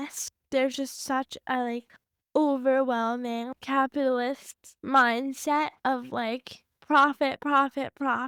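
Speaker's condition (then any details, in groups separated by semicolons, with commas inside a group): Cerebral palsy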